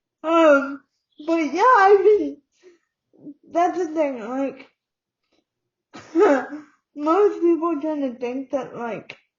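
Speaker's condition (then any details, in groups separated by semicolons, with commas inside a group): Cerebral palsy; uses wheelchair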